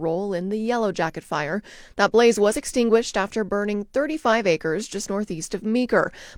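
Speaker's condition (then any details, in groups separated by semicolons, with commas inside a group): No condition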